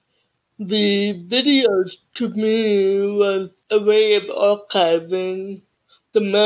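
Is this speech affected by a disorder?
Yes: cerebral palsy; childhood speech therapy.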